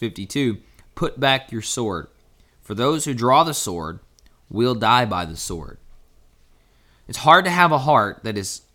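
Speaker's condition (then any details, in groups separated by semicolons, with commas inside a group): No condition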